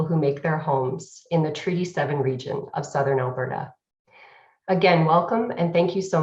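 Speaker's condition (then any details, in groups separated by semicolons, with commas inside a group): No condition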